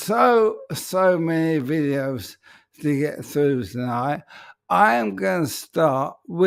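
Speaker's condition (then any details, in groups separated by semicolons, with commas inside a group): ALS; speech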